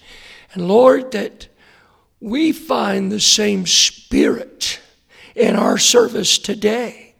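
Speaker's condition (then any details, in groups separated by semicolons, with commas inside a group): Hoarseness after vocal cord surgery; post-operative check on Monday good, vocal cords look straight, hoarseness remains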